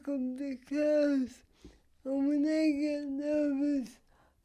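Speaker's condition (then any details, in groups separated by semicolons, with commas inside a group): Cerebral palsy; dressing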